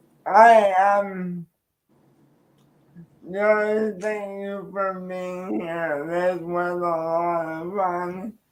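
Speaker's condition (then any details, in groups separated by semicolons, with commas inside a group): Cerebral palsy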